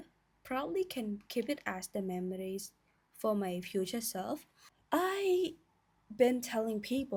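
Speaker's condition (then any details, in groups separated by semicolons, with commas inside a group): No condition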